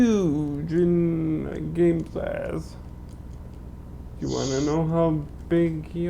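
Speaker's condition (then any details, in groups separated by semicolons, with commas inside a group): Cerebral palsy; limbs affected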